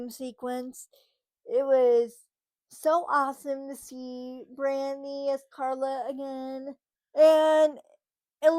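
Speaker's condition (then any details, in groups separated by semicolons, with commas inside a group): Cerebral palsy, spastic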